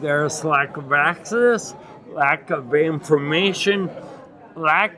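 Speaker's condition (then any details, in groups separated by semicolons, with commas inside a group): Acquired ataxia with dysarthria; Lance-Adams syndrome, contaminated-jacuzzi Legionnaires' pneumonia, 12-day induced coma, brain damage, myoclonus, onset age 39; daily poor balance and hand coordination, told no cure or medication; difficult articulation, speaking feels like elephant on chest, gets winded, bites tongue 2-3 times daily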